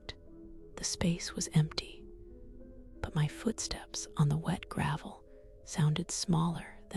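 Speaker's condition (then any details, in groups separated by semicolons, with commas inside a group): No condition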